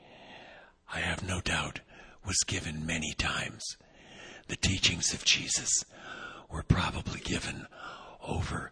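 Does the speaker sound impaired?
Yes: vocal cord paralysis, unilateral; one vocal cord paralyzed, about 6 weeks; awaiting surgery in about a month, plastic shim to move paralyzed cord, previously repeated injections; voice not yet back, audibly affected.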